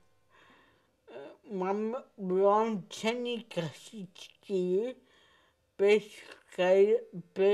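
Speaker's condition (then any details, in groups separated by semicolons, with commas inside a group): Cerebral palsy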